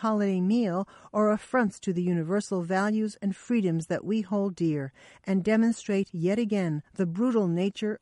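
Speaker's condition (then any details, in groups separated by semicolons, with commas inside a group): No condition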